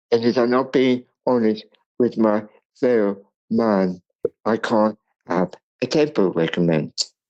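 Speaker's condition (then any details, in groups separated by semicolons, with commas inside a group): Cerebral palsy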